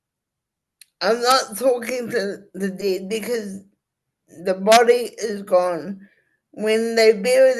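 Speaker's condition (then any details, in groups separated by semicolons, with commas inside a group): Cerebral palsy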